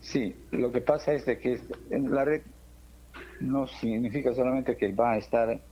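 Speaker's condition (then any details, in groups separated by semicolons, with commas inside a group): Parkinson's disease; 11 years since onset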